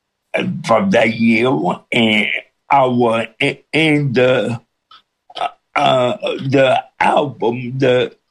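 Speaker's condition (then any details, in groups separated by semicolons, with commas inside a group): Cerebral palsy with speech impediment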